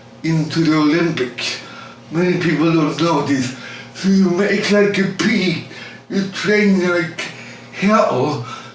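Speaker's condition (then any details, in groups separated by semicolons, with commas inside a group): Cerebral palsy; severe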